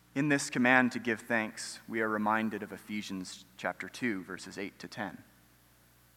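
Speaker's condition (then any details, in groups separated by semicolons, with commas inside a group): No condition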